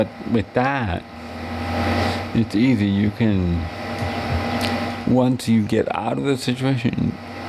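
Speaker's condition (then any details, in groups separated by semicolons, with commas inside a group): Cerebral palsy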